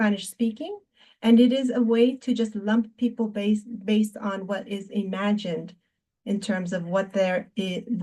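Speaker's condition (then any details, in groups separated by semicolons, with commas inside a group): No condition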